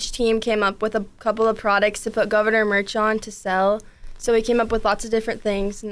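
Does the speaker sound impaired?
No.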